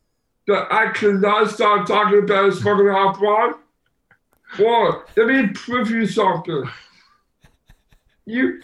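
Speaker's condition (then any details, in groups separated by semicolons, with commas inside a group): Down syndrome; low muscle tone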